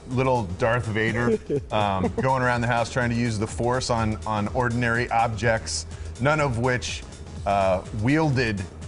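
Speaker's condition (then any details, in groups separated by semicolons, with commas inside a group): No condition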